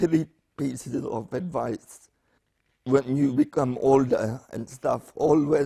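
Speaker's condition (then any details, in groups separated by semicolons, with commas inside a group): Spastic paraplegia with essential tremor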